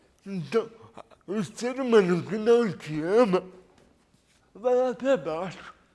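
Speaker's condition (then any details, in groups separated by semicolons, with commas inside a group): Cerebral palsy; lack of oxygen at birth, premature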